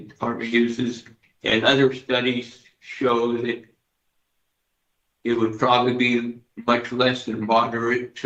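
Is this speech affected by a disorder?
Yes: Parkinson's disease.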